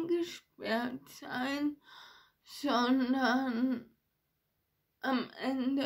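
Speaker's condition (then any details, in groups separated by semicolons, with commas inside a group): Ataxia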